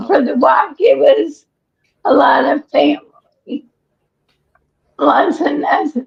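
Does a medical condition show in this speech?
Yes: ALS; breathless after exertion.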